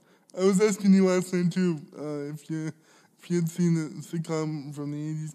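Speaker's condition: Cerebral palsy; smokes a lot of cannabis

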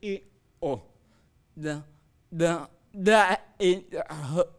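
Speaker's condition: Cerebral palsy

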